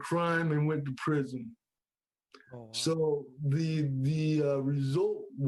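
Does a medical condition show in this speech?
Yes: cerebral palsy.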